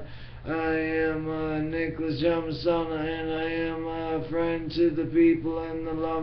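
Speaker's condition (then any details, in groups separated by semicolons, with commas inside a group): Brain injury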